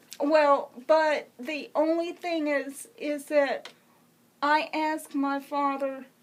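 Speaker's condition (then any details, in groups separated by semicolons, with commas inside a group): Cerebral palsy; congenital, uses wheelchair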